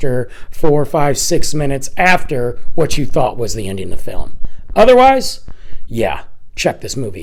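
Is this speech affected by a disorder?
No.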